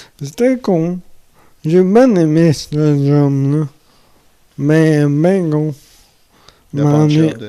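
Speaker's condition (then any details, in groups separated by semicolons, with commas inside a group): Amyotrophic lateral sclerosis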